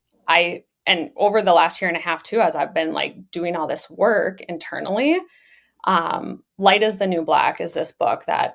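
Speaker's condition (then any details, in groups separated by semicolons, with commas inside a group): No condition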